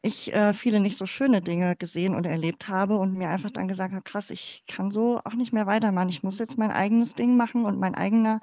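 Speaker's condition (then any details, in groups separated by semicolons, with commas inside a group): Cleft palate; congenital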